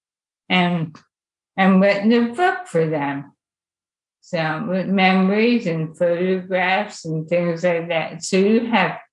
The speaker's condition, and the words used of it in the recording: ALS (motor neuron disease). I can't sing and perform anymore, but I can listen.